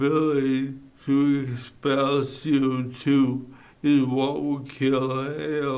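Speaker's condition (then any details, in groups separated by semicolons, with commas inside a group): ALS; recently diagnosed, symptoms over a year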